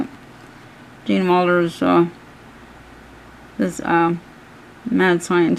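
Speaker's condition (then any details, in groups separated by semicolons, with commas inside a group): Cerebral palsy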